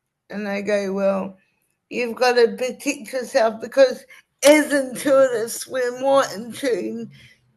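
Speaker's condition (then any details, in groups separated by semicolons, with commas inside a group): Cerebral palsy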